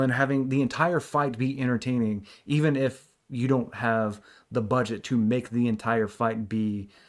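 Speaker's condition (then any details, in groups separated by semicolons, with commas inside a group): No condition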